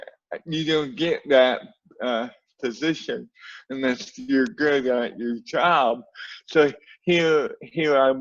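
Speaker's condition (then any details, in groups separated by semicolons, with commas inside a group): Cerebral palsy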